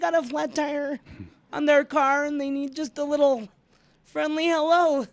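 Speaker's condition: Cerebral palsy; very stiff, can hardly move fingers and hands unaided, friend helps write poems every Wednesday; deep voice

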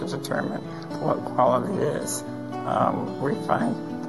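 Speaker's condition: Spinal muscular atrophy; congenital, progressive muscle weakness, bedbound since early 20s, no hand movement, older brother Bernie also affected; tracheostomy and permanent stomach feeding tube for about 10 years, liquid diet, trach suctioning when congested; relies on voice for everything, uses voice recognition computer system

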